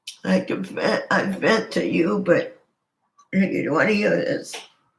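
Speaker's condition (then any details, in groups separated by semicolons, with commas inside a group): Cerebral palsy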